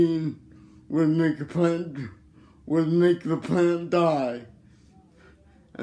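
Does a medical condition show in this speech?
Yes: cerebral palsy.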